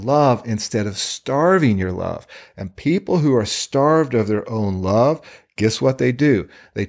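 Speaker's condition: No condition

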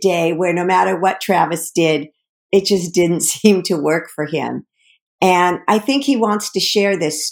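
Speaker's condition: No condition

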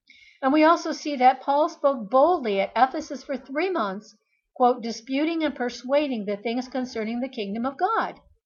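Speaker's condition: No condition

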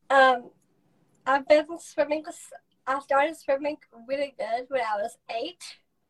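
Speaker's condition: Down syndrome; present from birth, lifelong

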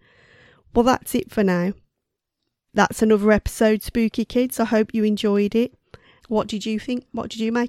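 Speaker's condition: No condition

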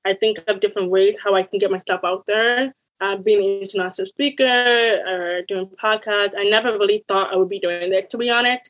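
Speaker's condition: Deafness; acquired deafness, onset around age four

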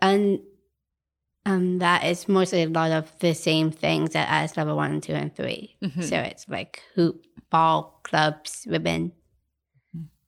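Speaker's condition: Down syndrome; adult woman

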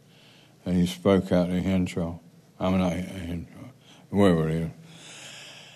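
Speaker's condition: Parkinson's

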